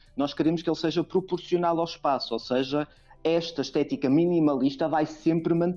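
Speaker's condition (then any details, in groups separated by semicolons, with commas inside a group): No condition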